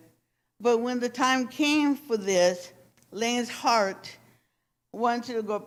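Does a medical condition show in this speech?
Yes: cerebral palsy.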